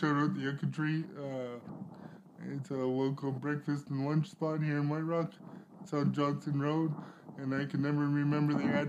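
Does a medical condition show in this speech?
Yes: cerebral palsy; spastic.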